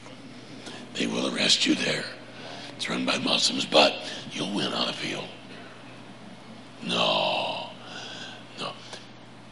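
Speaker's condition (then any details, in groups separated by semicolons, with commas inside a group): Laryngeal cancer; vocal cord cancer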